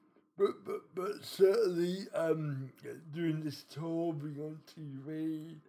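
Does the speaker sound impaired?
Yes: cerebral palsy.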